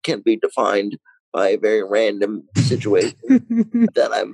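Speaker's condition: Cerebral palsy, mild

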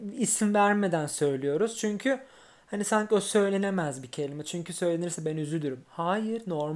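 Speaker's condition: No condition

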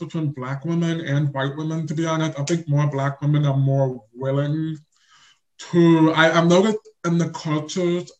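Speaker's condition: Deaf or hard of hearing; invisible deafness, on deaf spectrum, does not hear everything, family not fluent in signing; looks around to make sure of hearing everything

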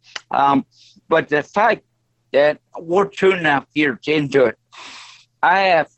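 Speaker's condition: Stroke; voice altered since stroke, lasting effect

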